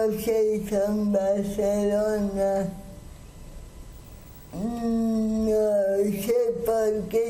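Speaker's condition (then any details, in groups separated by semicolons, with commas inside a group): Cerebral palsy; speaks with difficulty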